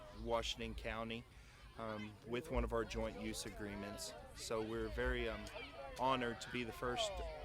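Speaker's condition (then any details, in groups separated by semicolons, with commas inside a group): No condition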